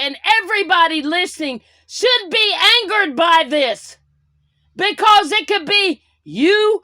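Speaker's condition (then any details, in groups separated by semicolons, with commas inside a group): No condition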